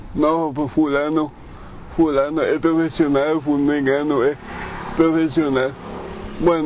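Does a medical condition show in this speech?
Yes: brain lesion.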